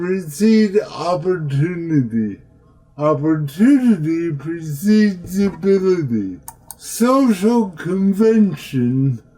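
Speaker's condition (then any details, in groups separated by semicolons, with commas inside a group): Cerebral palsy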